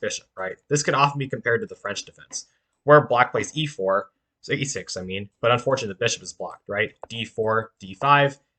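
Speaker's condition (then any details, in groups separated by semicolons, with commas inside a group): No condition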